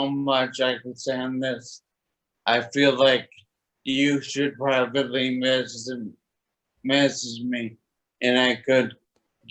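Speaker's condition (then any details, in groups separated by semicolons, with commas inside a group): Toxic leukoencephalopathy, locked-in syndrome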